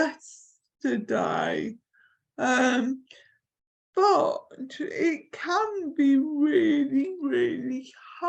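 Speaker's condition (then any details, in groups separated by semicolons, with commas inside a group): Cerebral palsy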